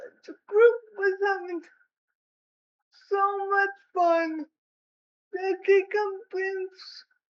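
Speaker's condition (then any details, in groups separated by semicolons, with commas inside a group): Cerebral palsy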